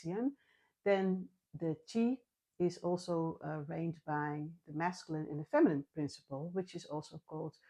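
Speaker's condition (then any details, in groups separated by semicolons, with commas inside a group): No condition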